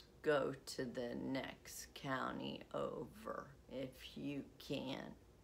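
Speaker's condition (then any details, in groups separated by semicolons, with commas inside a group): Essential tremor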